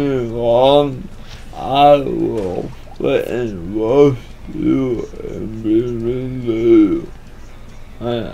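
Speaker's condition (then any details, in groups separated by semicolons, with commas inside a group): Cerebral palsy; atypical speech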